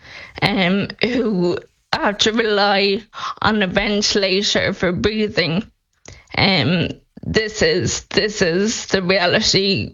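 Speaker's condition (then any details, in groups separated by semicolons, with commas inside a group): Friedreich's ataxia; diagnosed at age 12, progressive neurological decline, about 16 years since diagnosis; speech deteriorating, voice expected to be lost, voice banked over hours, synthetic voice app on phone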